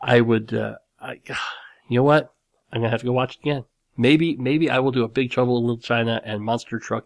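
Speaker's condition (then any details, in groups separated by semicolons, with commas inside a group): Cleft lip and palate; nose still slightly crooked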